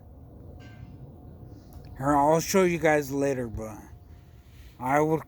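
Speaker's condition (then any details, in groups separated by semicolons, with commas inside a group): Traumatic brain injury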